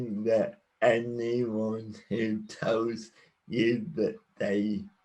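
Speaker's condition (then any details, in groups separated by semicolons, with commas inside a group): Cerebral palsy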